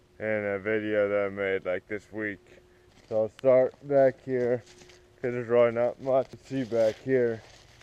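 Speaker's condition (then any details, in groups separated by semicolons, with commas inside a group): Cerebral palsy; spastic, affects walking and legs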